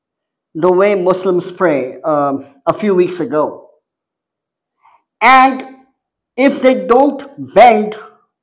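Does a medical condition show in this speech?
Yes: cleft palate; congenital cleft palate, survival uncertain at birth; major speech impediments since childhood, still present, speaks two or three languages.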